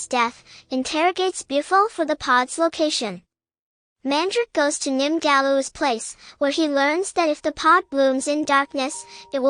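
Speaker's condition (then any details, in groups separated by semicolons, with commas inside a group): No condition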